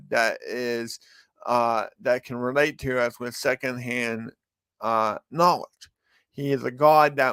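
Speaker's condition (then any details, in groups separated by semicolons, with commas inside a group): Cerebral palsy; from birth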